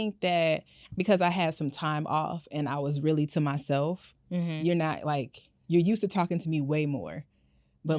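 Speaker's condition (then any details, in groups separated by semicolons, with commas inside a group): No condition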